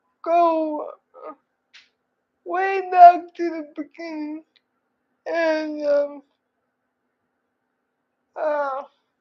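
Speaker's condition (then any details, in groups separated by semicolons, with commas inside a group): Cerebral palsy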